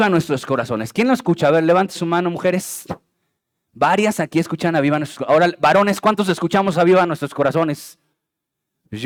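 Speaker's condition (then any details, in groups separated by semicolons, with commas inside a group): No condition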